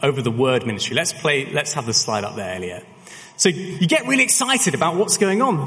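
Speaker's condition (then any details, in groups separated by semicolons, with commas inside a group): No condition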